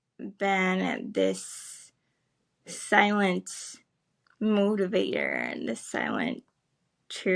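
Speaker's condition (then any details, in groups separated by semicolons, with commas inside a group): Cerebral palsy, spastic; able to speak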